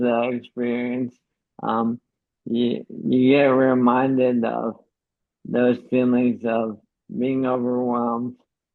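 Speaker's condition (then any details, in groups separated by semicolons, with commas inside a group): ALS; uses pre-recorded voice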